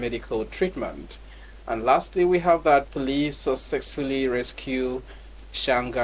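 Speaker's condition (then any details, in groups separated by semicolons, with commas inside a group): No condition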